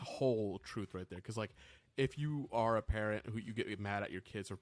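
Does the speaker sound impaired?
No.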